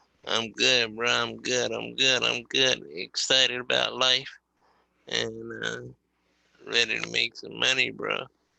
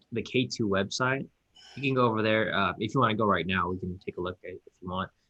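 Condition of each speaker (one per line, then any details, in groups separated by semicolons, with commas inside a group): Cerebral palsy; wheelchair user; slow operating things
No condition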